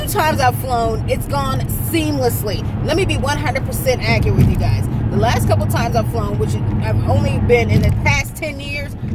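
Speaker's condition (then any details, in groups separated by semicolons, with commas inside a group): No condition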